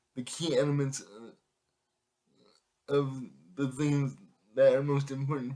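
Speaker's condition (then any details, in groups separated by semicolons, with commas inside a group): Cerebral palsy; affects all muscles; able to speak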